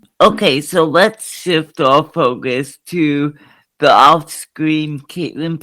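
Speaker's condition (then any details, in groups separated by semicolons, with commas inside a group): Cerebral palsy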